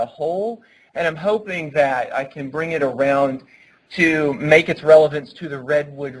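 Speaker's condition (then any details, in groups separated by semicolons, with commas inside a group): No condition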